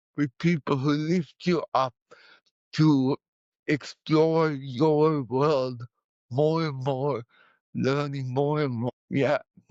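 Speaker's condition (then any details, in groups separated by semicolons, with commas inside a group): Cerebral palsy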